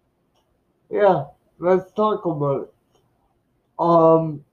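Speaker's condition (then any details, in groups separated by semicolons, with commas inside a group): Cerebral palsy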